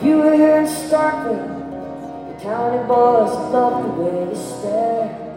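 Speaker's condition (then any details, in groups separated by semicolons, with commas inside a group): No condition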